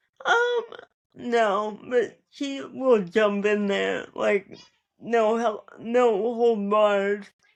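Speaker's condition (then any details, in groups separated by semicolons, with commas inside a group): Cerebral palsy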